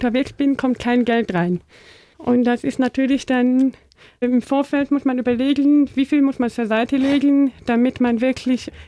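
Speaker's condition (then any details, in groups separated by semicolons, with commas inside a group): Deafness; learned speaking as child using balloons, speaks well, better than many deaf people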